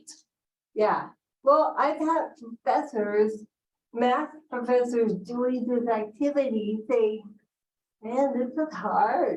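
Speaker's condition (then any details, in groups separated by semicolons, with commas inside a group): Cerebral palsy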